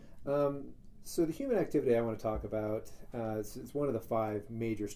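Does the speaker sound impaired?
No.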